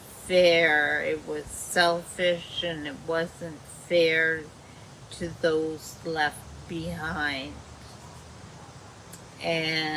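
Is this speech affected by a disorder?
Yes: dysarthria; caused by multiple sclerosis; speech worsening, still communicates.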